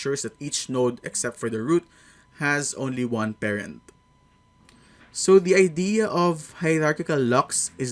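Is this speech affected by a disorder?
No.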